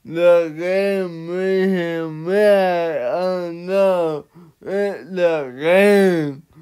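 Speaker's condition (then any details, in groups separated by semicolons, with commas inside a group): Cerebral palsy; one hand affected; atypical speech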